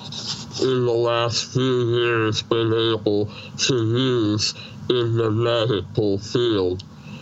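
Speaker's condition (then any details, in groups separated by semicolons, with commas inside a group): Treacher Collins syndrome, severe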